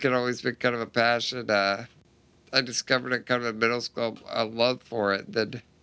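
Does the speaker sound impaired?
Yes: Duchenne muscular dystrophy; spontaneous mutation, no family history, diagnosed at age 3, too weak to walk, wheelchair since age 12.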